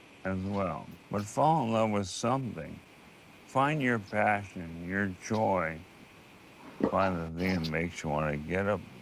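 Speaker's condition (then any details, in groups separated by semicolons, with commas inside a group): ALS; first symptom in one hand, likely bulbar form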